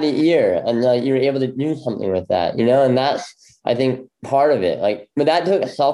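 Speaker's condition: Bilateral cleft lip; congenital bilateral

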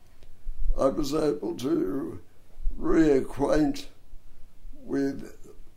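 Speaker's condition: Dystonia and cerebral palsy; cerebral palsy from birth in right arm

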